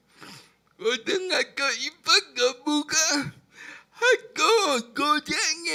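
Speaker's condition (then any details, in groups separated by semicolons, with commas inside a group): Brain lesion disability grade 1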